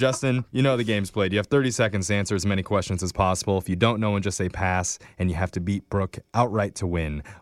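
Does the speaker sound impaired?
No.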